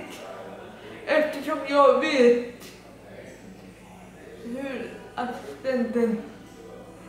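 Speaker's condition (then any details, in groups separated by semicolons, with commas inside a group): Dyskinetic cerebral palsy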